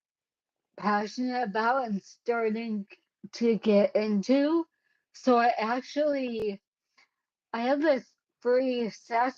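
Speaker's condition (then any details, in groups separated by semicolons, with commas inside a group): Cerebellar ataxia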